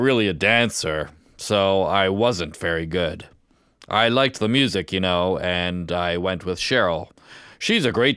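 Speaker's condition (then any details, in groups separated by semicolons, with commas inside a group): No condition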